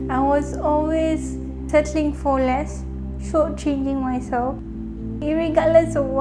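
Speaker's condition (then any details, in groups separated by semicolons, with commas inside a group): Cerebral palsy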